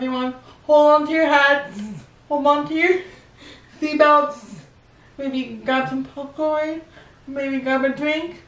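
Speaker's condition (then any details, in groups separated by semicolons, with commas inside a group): Cerebral palsy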